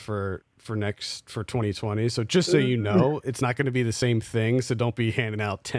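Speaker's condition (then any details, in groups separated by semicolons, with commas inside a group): No condition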